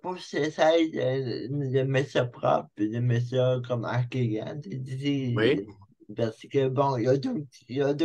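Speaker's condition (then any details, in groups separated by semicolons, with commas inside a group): Cerebral palsy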